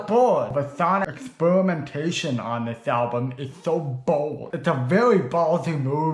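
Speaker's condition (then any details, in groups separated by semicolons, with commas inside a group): Cerebral palsy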